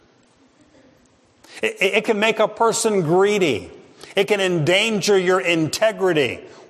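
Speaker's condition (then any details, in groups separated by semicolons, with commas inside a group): No condition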